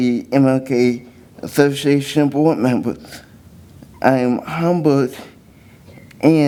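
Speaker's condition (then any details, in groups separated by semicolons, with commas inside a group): Cerebral palsy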